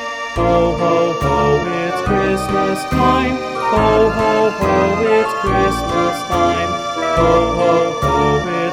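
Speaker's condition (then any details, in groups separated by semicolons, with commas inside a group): No condition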